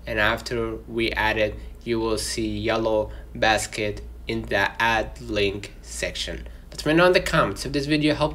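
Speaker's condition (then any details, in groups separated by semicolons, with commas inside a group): No condition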